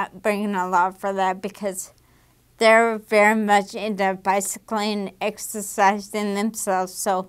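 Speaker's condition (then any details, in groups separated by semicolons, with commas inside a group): Damaged diaphragm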